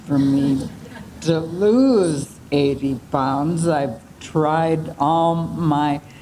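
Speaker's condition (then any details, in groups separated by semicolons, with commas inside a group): ALS; onset with falls and slowing speech, neck spinal cord surgery; 18 months since diagnosis, wheelchair for safety, imbalance, fatigue; slow speech, voice changes, swallowing trouble, excessive saliva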